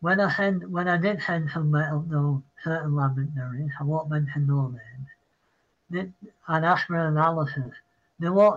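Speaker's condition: Parkinson's; citing Parkinson's

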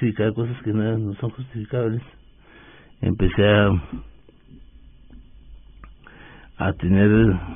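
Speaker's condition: Parkinson's disease; walking

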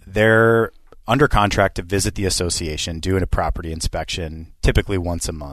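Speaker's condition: No condition

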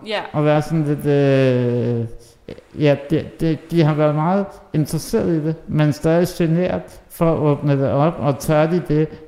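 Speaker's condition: Muscular dystrophy (muskelsvind); has helper

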